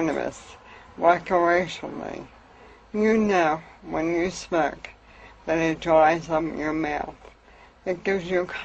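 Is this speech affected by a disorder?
Yes: amyotrophic lateral sclerosis; lost use of arms; about 24 years since diagnosis, cannabis treatment; speech improved with cannabis, cannot cough, chokes on saliva.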